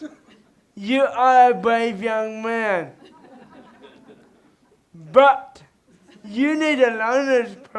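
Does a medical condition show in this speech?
Yes: cerebral palsy; very premature, infant brain bleed and stroke; four breathing treatments daily; speech slightly improved recently.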